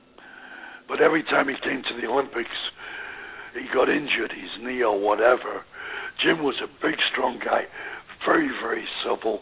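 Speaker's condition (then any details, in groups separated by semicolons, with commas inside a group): Voice box damage after neck operation; may be hard to understand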